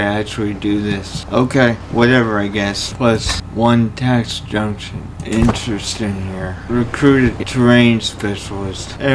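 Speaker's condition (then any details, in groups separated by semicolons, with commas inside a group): Cerebral palsy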